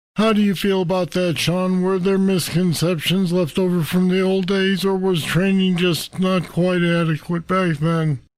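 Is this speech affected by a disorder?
Yes: Parkinson's disease; deep brain stimulators.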